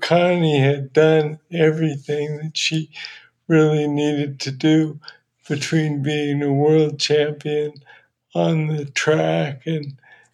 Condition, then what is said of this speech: Parkinson's disease. Well, I think you can hear right now from his voice, there's so many different challenges in Parkinson's, so